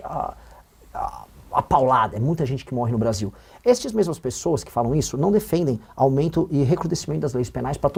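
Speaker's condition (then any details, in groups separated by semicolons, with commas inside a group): No condition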